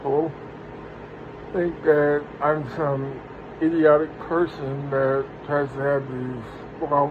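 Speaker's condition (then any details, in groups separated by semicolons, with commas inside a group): Parkinson's; speech impediment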